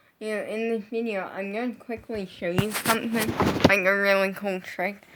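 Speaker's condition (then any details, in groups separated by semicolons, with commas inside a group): Brain injury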